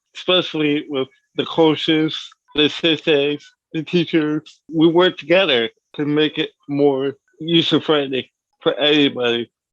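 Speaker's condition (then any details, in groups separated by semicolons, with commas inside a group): Cerebral palsy; from birth, lower limbs affected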